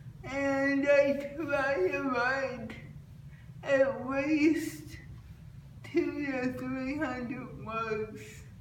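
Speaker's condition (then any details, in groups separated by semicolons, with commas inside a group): Cerebral palsy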